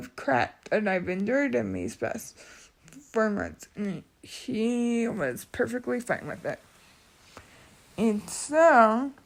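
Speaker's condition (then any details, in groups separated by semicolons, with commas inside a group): Cerebral palsy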